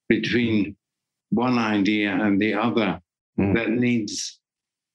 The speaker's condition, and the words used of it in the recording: Parkinson's disease. My voice is going. And the voice thing is particularly important to me.